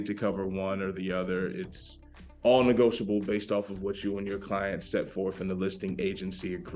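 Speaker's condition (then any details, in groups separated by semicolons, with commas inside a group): No condition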